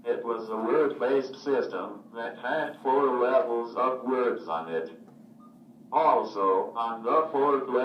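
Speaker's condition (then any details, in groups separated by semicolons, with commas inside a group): Cerebral palsy, athetoid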